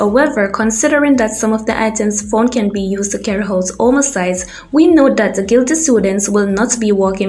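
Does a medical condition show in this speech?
No.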